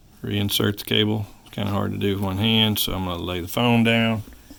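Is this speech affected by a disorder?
No.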